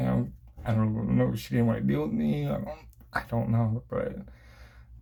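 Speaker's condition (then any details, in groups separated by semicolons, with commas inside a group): Cerebral palsy; from birth, affects motor skills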